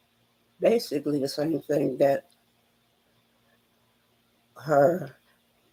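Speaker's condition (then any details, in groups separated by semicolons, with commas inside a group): Spinal neurosarcoidosis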